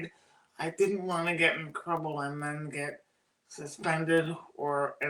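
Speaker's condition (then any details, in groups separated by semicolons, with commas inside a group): Cerebral palsy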